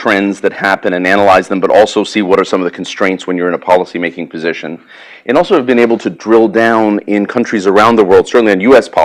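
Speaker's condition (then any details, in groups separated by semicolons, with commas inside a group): No condition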